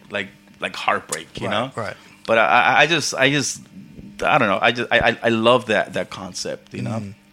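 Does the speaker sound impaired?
Yes: stuttering; intermittent stutter, cause unknown, possibly tiredness or teasing, formerly avoided speaking from embarrassment; stutters at times, apologises and laughs at self to reset, stutter then goes away; here repeated words, blocks.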